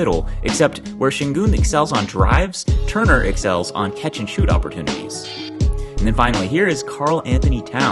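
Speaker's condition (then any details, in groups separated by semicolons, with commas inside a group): No condition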